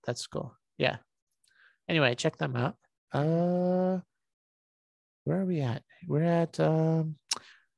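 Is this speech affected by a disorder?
No.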